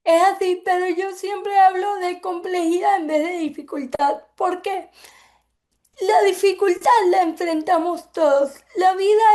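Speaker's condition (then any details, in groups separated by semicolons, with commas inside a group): Cerebral palsy; affects speech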